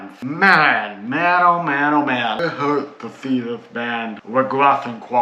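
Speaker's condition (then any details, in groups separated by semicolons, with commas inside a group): Cerebral palsy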